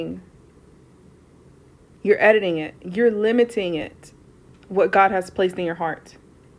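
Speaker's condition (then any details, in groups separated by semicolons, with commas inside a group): No condition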